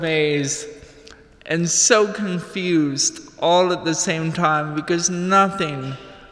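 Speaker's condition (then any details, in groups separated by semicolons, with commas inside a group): Cerebral palsy; slow typing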